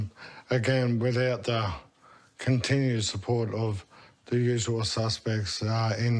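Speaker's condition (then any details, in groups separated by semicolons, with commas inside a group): Motor neurone disease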